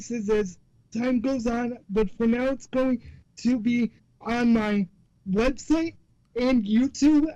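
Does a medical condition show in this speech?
Yes: cerebral palsy.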